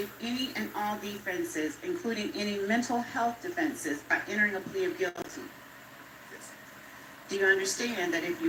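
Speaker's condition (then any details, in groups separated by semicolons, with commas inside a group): No condition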